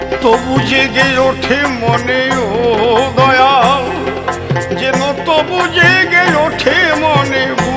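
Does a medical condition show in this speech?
No.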